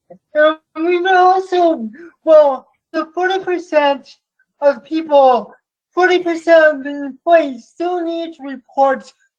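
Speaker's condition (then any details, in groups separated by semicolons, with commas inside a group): Cerebral palsy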